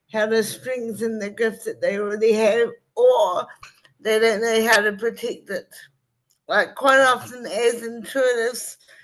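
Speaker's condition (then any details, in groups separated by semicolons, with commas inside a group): Cerebral palsy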